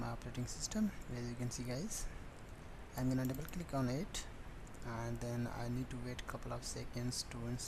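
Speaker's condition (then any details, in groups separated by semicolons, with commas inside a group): No condition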